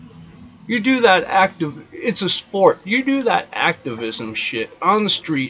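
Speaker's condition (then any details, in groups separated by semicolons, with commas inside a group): No condition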